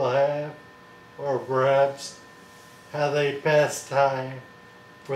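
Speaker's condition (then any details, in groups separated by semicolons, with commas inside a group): Friedreich's ataxia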